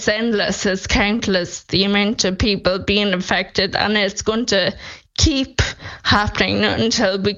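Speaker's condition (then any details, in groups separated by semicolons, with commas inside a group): Friedreich's ataxia; progressive neurological condition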